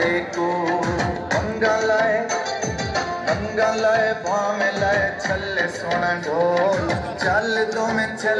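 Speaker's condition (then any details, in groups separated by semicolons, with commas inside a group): No condition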